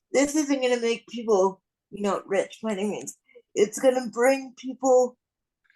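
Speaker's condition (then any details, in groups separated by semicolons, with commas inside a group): Cerebral palsy; non-progressive, will not improve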